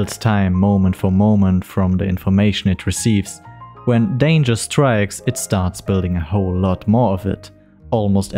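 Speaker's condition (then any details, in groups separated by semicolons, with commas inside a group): No condition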